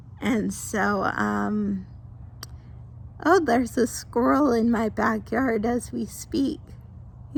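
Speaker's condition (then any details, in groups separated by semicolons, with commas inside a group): Mild cerebral palsy; mild form from birth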